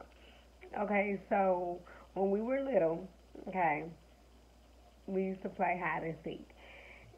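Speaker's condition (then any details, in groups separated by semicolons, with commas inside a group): Cerebral palsy, spastic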